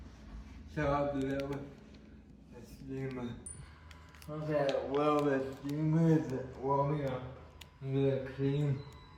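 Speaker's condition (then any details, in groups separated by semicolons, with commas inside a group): Cerebral palsy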